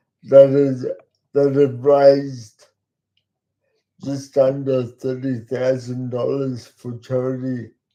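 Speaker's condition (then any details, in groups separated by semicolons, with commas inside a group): Cerebral palsy; talks slowly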